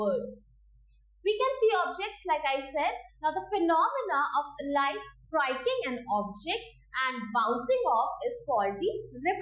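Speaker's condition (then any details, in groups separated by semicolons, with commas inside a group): No condition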